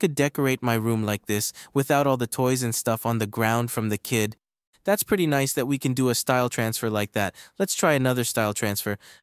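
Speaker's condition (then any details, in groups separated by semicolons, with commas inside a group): No condition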